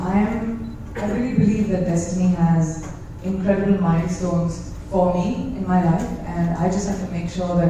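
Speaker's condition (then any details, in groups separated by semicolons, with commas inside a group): No condition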